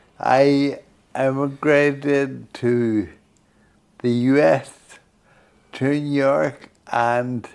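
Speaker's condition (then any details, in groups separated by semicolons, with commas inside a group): Friedreich's ataxia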